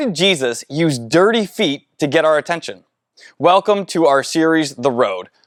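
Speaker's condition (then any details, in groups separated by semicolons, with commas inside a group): No condition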